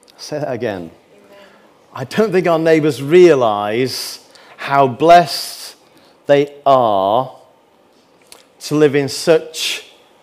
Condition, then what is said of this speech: No condition.